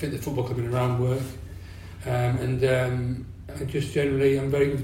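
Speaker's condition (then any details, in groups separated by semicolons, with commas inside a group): Parkinson's disease; medication helps standing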